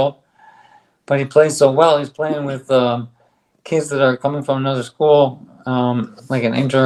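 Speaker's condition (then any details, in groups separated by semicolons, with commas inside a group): ALS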